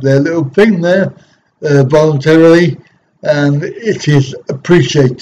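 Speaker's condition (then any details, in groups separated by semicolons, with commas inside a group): Cerebral palsy; back surgery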